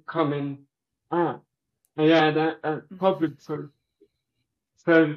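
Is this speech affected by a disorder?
Yes: cerebral palsy.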